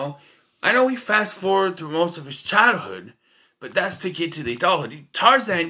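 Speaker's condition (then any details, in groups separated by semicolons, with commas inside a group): No condition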